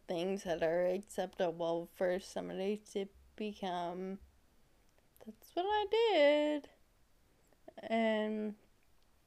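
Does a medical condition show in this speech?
Yes: Friedreich's ataxia; wheelchair user.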